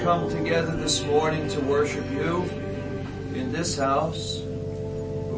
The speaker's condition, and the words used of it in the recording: None; typical speech.